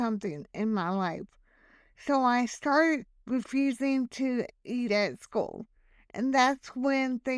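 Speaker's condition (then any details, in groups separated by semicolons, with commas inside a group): Hemiplegic cerebral palsy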